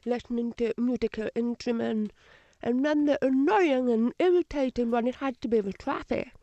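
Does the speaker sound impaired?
Yes: deafness, Usher syndrome, severe; type two, born completely deaf, hearing aids from age two, tunnel vision, registered blind at 29; five-hour double cochlear implant surgery, switched on three weeks ago, relies on lip reading, no headphones; speech training from age two, some answers may be a little indistinct.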